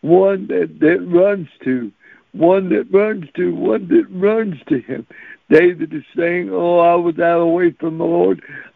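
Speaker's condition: Cerebral palsy; since birth

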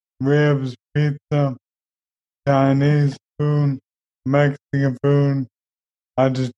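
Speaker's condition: ALS; voice changed from before, harder to hear, harder to talk and be understood

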